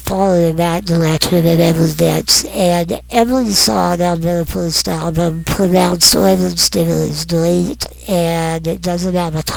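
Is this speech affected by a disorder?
Yes: non-progressive muscular dystrophy.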